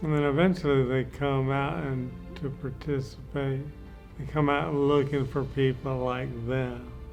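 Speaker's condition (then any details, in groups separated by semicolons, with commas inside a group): Parkinson's disease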